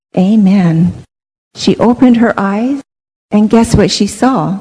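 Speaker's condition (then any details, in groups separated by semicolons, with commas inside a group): No condition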